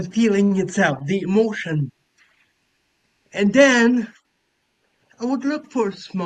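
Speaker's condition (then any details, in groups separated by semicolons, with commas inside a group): Cerebral palsy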